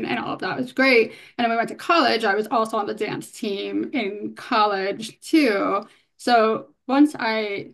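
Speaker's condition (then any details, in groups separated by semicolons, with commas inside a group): Hearing loss, bilateral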